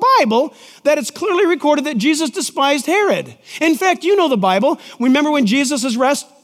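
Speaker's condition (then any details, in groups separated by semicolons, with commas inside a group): No condition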